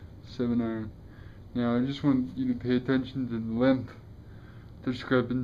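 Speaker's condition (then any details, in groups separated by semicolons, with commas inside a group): Cerebral palsy; affects gait and walking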